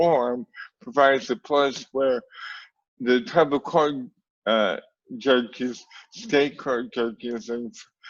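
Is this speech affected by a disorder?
Yes: cerebral palsy.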